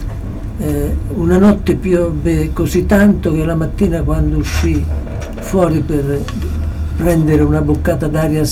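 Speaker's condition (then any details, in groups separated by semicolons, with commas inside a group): Parkinson's disease; approaching final stage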